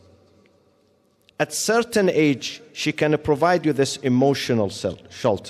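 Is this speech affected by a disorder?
No.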